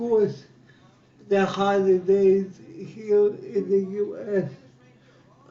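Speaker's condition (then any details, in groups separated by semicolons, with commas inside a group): Cerebral palsy; lifelong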